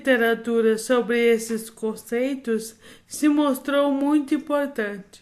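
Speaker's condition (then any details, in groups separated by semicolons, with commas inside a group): Amyotrophic lateral sclerosis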